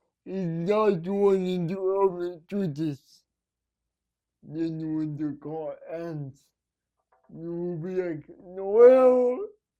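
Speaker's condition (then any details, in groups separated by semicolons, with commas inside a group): Cerebral palsy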